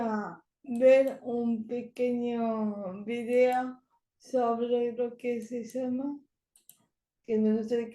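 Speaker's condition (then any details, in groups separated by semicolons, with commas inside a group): Cerebral palsy; speech not very good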